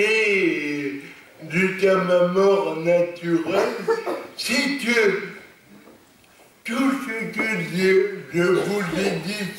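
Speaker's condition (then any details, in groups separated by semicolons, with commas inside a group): Cerebral palsy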